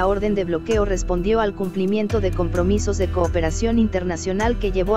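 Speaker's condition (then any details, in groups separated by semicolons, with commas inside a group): No condition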